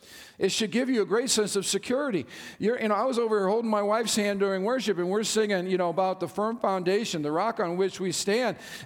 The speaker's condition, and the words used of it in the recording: None; typical speech.